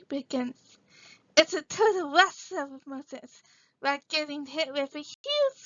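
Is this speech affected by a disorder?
Yes: cerebral palsy.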